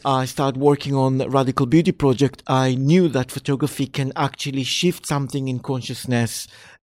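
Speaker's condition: No condition

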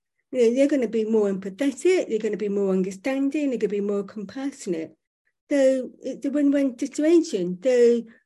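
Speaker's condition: Profoundly deaf, born profoundly deaf; profound deafness from birth, lip reading main communication, some British Sign Language (BSL), not fluent

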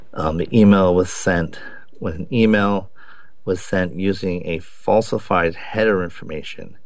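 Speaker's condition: No condition

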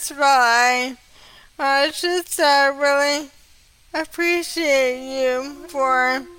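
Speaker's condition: ALS; quickly progressed to walking with cane

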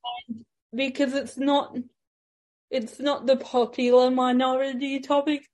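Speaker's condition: Ataxic cerebral palsy; chair for long distances and main street

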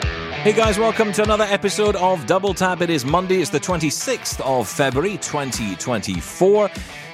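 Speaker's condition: No condition

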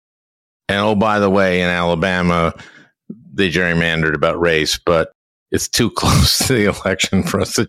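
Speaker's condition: No condition

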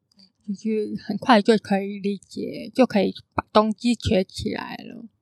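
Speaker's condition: Congenital hearing impairment; cannot hear clearly

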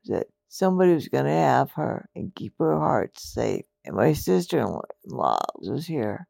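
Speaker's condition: Multiple system atrophy; expects to lose voice

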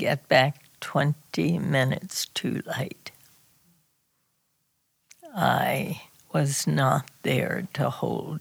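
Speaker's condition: Spasmodic dysphonia; in Portland

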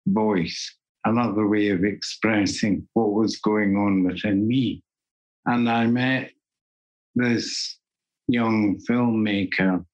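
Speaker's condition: Parkinson's disease; symptoms regulated by stimulation, balance iffy, uses a cane, records poetry readings to help

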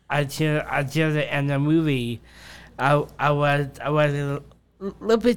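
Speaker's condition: Down syndrome; open heart surgery as a baby

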